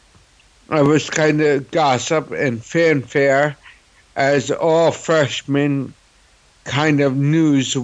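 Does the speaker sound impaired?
Yes: cerebral palsy; cerebral palsy known since childhood.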